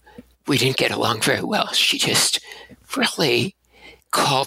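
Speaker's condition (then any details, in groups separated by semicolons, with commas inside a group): Abductor spasmodic dysphonia; last 12 years ago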